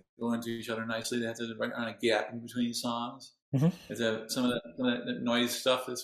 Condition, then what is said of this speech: Parkinson's disease. I sing for like 2 weeks straight before I get my voice back.